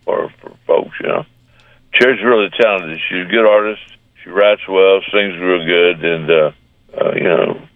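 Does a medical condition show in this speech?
Yes: Parkinson's disease; diagnosed about a year ago, brain surgery about two and a half months ago; walking not yet as wanted, taking exercise classes, recently back to working out.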